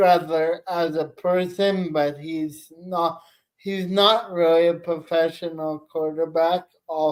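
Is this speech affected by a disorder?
Yes: cerebral palsy.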